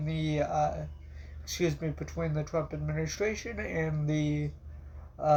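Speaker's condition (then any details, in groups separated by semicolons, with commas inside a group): Cerebral palsy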